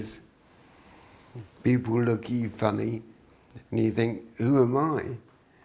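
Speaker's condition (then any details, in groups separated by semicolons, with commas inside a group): Traumatic brain injury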